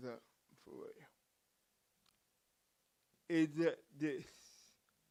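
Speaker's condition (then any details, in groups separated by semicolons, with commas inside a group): Cerebral palsy; from birth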